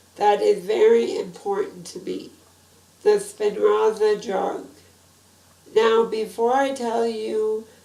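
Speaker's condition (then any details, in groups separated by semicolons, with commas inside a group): Spinal muscular atrophy type 2; type 2, genetic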